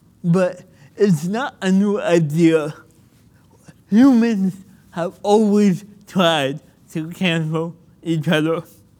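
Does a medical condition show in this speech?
Yes: cerebral palsy; listeners may need to rewind.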